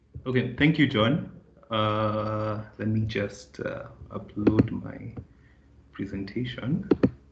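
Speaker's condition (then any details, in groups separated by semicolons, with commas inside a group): No condition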